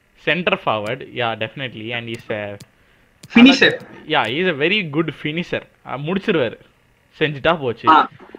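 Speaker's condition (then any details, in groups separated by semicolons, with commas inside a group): No condition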